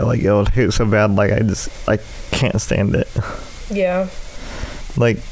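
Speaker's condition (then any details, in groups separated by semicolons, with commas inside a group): Cerebral palsy; diagnosed in infancy; physical therapy ended; speech impediment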